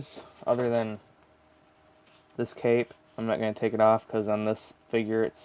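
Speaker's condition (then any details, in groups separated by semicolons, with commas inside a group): No condition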